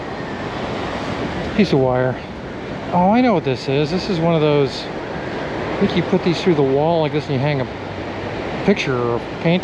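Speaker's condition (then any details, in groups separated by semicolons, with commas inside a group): No condition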